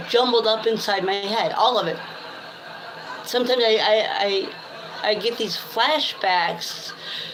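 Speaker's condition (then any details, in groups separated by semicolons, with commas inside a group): Cerebral palsy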